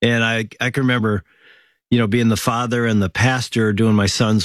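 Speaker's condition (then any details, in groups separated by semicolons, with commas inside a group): No condition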